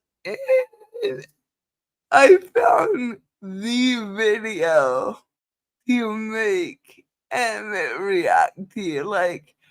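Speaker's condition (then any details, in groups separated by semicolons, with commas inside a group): Cerebral palsy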